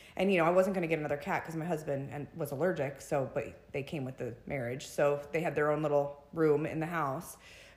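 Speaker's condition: No condition

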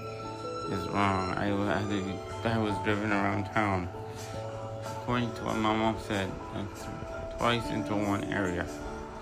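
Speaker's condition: Cerebral palsy; uses Miami-Dade paratransit special transportation

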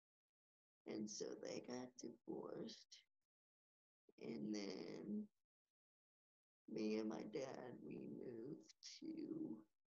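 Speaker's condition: Cerebral palsy; age 32, wheelchair user

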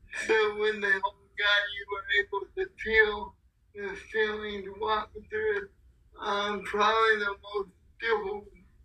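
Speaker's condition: Cerebral palsy; physically challenged

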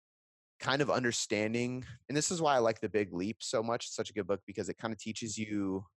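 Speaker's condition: No condition

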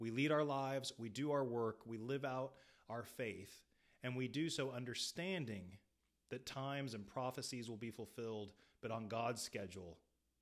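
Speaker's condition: No condition

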